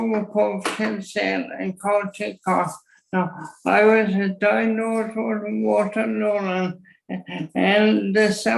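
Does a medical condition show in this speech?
Yes: motor neuron disease.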